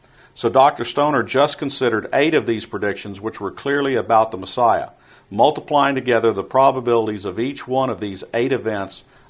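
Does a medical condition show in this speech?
No.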